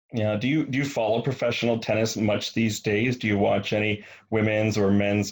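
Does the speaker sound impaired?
No.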